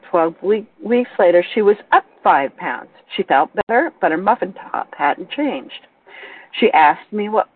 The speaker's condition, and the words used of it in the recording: None; typical speech.